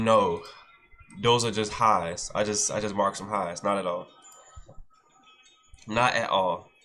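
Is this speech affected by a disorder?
No.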